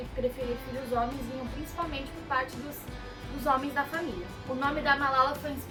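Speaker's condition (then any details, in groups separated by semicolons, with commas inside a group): No condition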